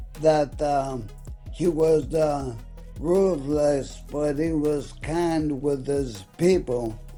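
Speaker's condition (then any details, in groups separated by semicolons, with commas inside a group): ALS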